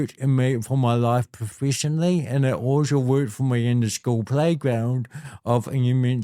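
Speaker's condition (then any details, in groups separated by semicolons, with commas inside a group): Cerebral palsy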